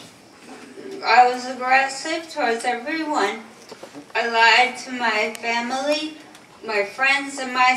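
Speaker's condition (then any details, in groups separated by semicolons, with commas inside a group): Huntington's disease; Huntington's disease, inherited, unsteady gait; about six medications twice daily; first symptom inability to be heard, three years speech therapy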